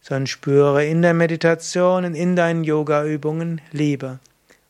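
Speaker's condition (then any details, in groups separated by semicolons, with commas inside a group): No condition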